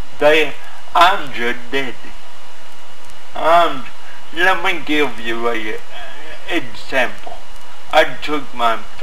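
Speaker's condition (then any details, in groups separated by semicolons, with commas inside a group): Cerebral palsy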